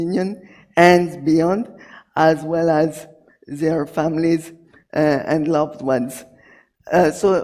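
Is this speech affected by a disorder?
Yes: cerebral palsy.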